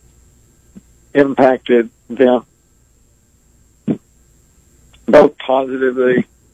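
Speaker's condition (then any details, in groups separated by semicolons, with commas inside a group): ALS; ALS (Lou Gehrig's disease), progressive, nearly 20 years since diagnosis; breathes through ventilator; still able to speak clearly, slower pace due to ventilator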